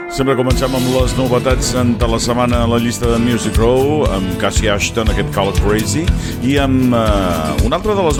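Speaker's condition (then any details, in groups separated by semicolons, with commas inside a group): No condition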